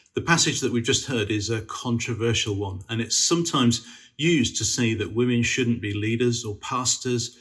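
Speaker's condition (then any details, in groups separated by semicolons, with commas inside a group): No condition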